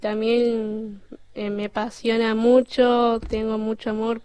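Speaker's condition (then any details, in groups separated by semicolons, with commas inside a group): Down syndrome; congenital, since birth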